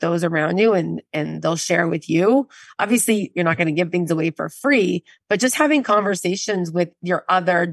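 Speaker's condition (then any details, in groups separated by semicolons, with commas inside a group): No condition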